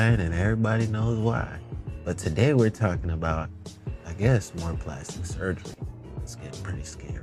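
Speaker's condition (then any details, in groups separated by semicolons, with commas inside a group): No condition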